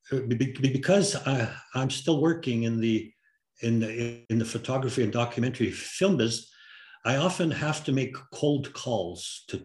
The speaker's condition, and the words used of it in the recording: Stuttering. I still stutter, but I keep rolling along.